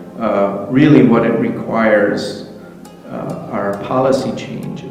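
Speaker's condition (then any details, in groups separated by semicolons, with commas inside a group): No condition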